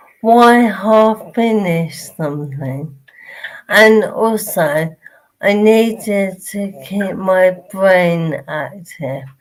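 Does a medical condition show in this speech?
Yes: motor neurone disease.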